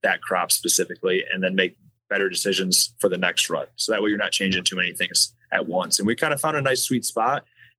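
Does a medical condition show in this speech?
No.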